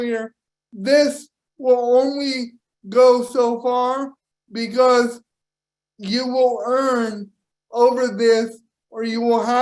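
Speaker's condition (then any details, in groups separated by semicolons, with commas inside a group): Cerebral palsy; power wheelchair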